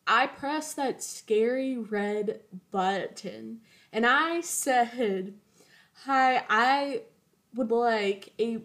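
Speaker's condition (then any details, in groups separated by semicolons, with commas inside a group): Stuttering; present since at least high school, only one in family who stutters; stutter much worse when starting current youth pastor job, slowly doing more phone calls; gets stuck on words, m and d sounds hard, speaking exhausting, more fear when listener cannot see; prolonged sounds, blocks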